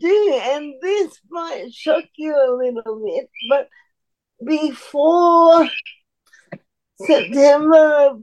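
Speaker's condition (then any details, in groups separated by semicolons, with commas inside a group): Cerebral palsy; uses wheelchair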